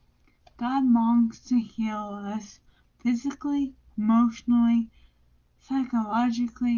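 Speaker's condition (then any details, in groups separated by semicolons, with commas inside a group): Brain injury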